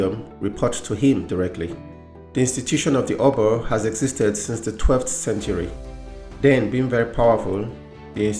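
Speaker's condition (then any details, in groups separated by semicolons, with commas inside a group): No condition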